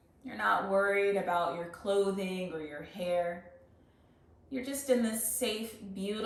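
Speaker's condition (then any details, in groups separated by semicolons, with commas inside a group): No condition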